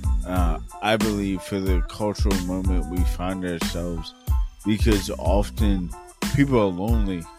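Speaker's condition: Cerebral palsy; muscles needing relaxation, never tried marijuana for it

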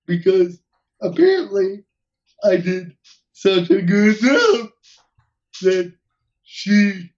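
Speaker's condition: Cerebral palsy; uses wheelchair, hearing intact

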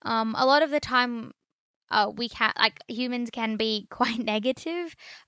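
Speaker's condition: No condition

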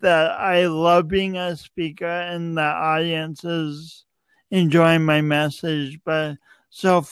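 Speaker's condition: Cerebral palsy; speech impediment, comes and goes, avoided speaking in school, finds the words cerebral palsy hard to say

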